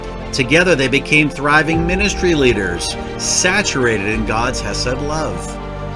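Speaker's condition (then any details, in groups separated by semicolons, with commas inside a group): No condition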